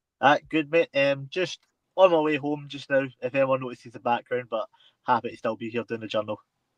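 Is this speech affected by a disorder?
No.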